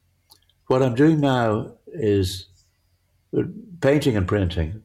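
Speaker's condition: Parkinson's; altered visual perception

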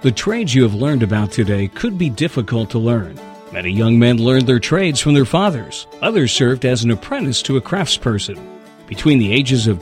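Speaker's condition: No condition

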